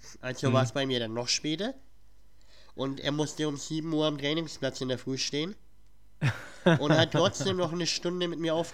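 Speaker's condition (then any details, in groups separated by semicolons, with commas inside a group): Cleft palate; has a cold at recording; cleft palate audible in speech, plus cold at recording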